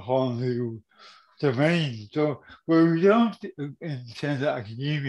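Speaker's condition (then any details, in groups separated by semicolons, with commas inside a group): Cerebral palsy; diagnosed about 50 years ago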